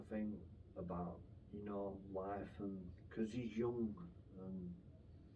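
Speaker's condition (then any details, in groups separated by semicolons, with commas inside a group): Brain infection with surgery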